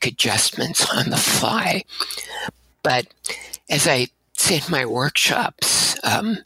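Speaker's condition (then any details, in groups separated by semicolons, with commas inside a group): Abductor spasmodic dysphonia; breathy voice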